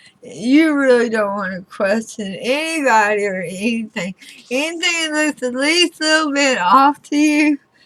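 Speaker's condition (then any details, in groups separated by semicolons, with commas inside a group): Throat cancer radiation damage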